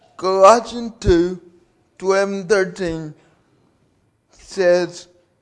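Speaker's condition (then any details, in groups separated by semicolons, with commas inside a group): Cerebral palsy; from birth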